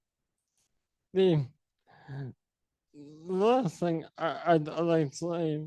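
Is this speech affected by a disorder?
Yes: ALS; sporadic form; diagnosed at age 32.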